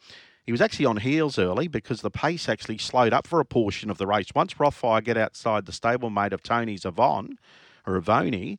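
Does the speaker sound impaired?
No.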